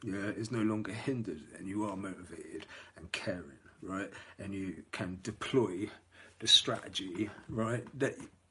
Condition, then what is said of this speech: None; typical speech.